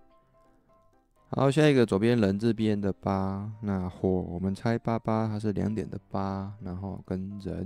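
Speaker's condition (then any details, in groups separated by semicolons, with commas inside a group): No condition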